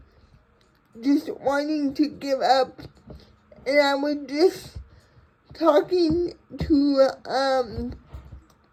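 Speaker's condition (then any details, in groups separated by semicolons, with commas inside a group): Cerebral palsy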